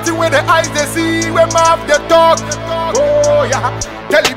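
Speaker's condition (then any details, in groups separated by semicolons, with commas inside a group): No condition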